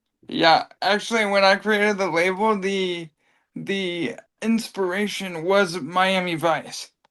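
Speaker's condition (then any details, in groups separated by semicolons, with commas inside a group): Cerebral palsy; from birth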